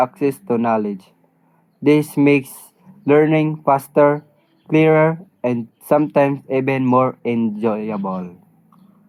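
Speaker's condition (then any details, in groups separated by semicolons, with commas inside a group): No condition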